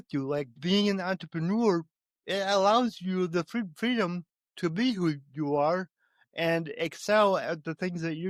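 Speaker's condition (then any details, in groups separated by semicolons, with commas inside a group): Cerebral palsy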